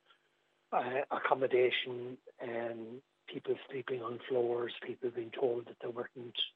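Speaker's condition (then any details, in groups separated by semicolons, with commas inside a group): No condition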